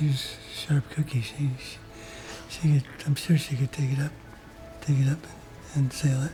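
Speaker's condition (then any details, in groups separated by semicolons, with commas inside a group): Parkinson's; early onset, began with left arm shaking and weakness; on medications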